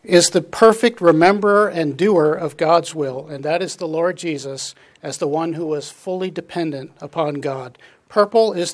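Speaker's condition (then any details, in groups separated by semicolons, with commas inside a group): No condition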